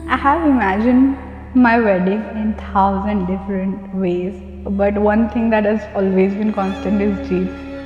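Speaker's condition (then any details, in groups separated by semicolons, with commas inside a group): No condition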